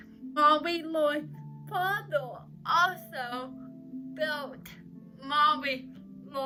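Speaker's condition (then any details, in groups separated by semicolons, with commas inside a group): Cerebral palsy; uses crutches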